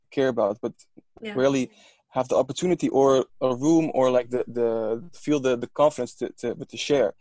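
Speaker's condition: Stuttering; stuttering during recording; own stuttering noted by speaker during conversation; repeated sounds, repeated words

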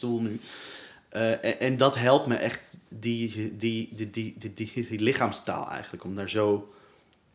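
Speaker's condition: Stuttering; ongoing, delayed starting podcast; interviewed on own podcast by girlfriend, stuttering still present; frequent whole-word repetitions, many fillers like eh and ehm; repeated words, prolonged sounds

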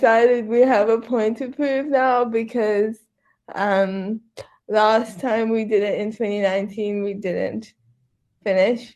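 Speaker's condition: Cerebral palsy; wheelchair user, quadriplegic

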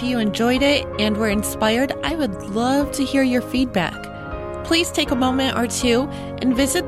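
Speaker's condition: No condition

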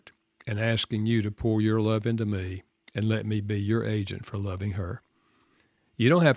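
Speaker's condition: No condition

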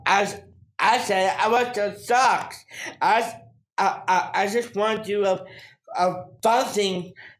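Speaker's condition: Down syndrome; young adult man

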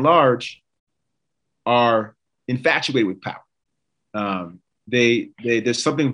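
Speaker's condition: No condition

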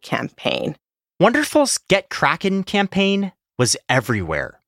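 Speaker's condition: No condition

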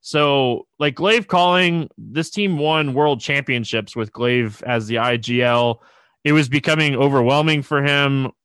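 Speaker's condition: No condition

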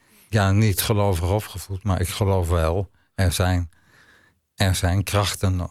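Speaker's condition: ALS; talks less after recent days of exertion, speaking costs energy, still easy to understand

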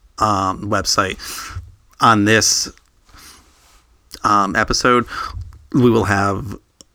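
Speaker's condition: Stuttering; onset in childhood; blocks

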